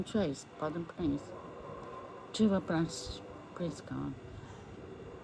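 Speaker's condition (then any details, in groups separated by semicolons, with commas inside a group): MND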